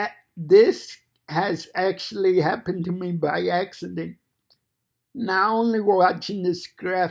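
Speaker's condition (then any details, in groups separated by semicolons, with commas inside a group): Cerebral palsy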